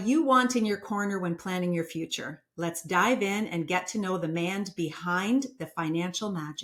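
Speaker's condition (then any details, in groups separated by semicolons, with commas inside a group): No condition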